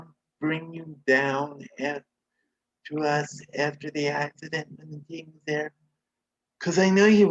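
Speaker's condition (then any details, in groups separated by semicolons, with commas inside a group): Cerebral palsy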